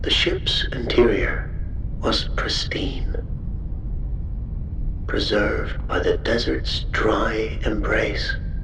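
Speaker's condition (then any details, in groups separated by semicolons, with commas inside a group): No condition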